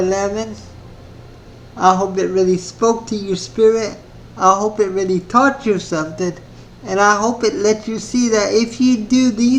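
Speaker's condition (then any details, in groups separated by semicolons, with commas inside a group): Spastic cerebral palsy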